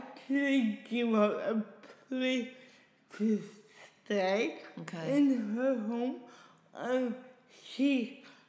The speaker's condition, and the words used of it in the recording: Cerebral palsy. And I hear it because whenever I talk, I don't hear what you hear.